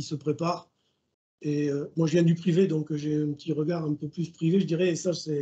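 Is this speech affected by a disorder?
No.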